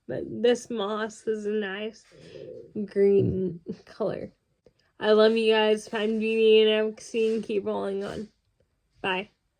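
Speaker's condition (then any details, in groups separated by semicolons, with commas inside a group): Cerebral palsy; congenital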